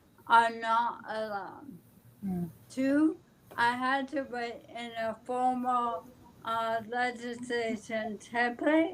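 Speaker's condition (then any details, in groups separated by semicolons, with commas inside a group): ALS; speech affected but still understandable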